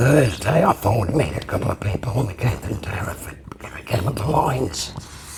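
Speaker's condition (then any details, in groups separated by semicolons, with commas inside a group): Laryngectomy; permanent tracheostomy, throat scar tissue; seven years since operation; breathes through tracheostomy, cold air hinders breathing, frequent throat clearing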